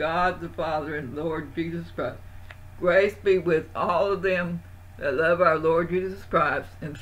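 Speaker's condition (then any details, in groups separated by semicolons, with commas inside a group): Parkinson's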